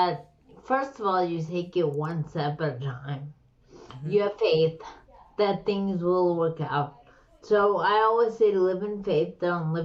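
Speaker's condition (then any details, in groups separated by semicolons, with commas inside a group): Slurred speech; slurred, stroke-like speech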